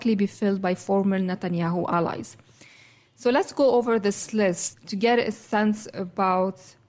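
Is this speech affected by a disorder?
No.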